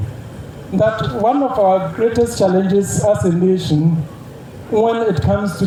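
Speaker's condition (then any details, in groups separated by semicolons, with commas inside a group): No condition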